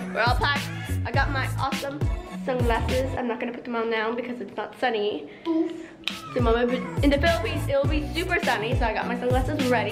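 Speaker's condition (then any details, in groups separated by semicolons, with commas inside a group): No condition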